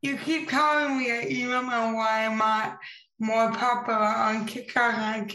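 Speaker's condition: Impaired speech, cerebral palsy; older adult, formerly used walker, broke legs, now uses wheelchair; still able to speak

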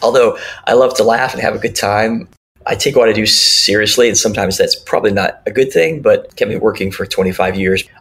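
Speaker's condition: Cleft lip and palate; speech classes in childhood

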